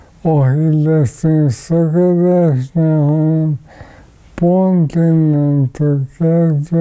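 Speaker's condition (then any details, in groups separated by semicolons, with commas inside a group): ALS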